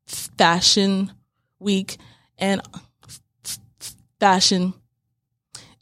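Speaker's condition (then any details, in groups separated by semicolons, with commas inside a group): Stuttering; repeated sounds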